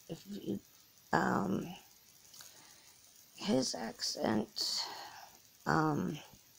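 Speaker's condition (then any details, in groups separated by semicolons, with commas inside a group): Cerebral palsy; from birth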